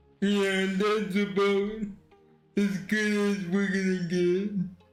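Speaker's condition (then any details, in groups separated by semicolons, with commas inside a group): Cerebral palsy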